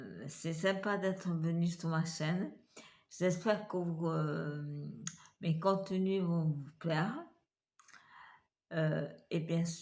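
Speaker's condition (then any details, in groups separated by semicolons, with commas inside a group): Multiple sclerosis; uses wheelchair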